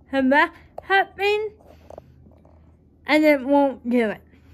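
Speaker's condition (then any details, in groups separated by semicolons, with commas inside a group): Cerebral palsy, spastic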